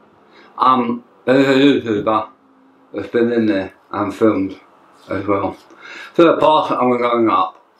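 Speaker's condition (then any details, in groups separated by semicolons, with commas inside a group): Tongue cancer; half tongue removed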